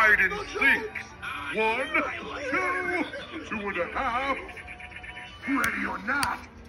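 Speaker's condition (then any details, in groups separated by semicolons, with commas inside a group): No condition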